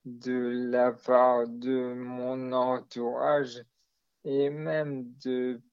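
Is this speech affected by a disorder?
Yes: maladie de Charcot (ALS); diagnosed in adulthood.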